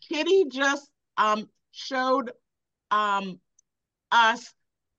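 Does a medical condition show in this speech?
Yes: aphasia after stroke; cause stroke; comprehends well but cannot repeat, viewer describes speech as clear.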